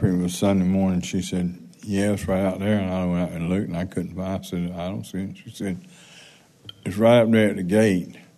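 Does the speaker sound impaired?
Yes: Parkinson's.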